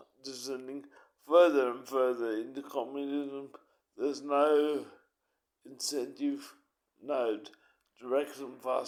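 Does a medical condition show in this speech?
Yes: cerebral palsy; uses wheelchair.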